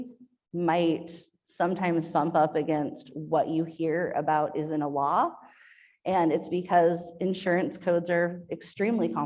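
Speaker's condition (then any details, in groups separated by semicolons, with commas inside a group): No condition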